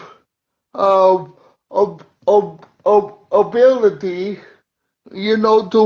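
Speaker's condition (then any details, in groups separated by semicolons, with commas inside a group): Cerebral palsy; uses wheelchair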